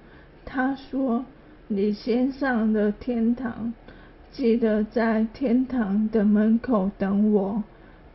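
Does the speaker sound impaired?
Yes: ALS; adult onset, hand weakness, arm muscle atrophy, involuntary muscle twitching throughout body, progressive muscle loss; slower speech, quieter voice.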